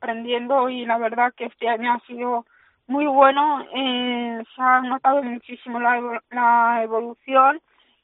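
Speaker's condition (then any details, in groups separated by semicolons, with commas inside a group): Hearing loss with cochlear implants; bilateral cochlear implants, needed daily including racing; early unadapted karting helmet meant hearing nothing; wears cochlear implants, needed daily and for racing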